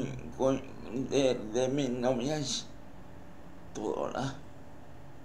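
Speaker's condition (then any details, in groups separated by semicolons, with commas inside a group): Cerebral palsy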